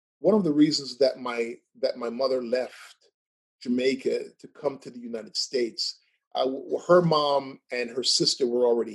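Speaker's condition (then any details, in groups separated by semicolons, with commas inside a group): Stuttering; developmental stuttering present since birth, runs in mother's side of family; certain scripted words triggered stuttering at past sales job, changed words and improvised to avoid; blocks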